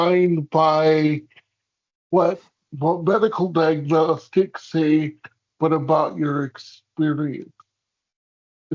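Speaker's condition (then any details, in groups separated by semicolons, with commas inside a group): Cerebral palsy; hamstring releases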